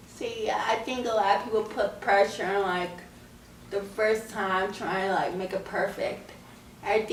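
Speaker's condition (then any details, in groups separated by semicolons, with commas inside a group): Cerebral palsy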